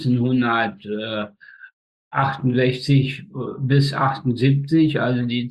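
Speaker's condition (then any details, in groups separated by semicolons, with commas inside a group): Spastic tetraparesis; all four limbs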